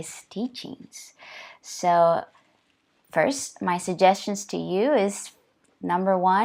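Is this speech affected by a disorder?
No.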